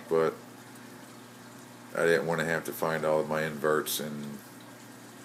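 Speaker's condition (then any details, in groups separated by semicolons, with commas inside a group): No condition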